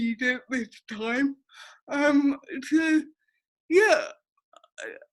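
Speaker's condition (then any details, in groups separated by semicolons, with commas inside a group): Cerebral palsy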